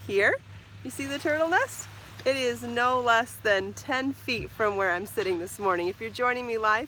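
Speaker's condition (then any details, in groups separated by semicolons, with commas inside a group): No condition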